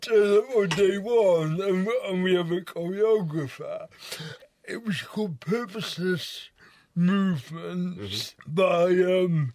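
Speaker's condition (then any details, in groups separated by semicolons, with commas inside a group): Cerebral palsy; wheelchair user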